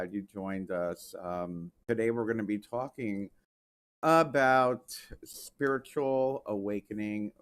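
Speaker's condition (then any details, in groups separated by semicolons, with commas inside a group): No condition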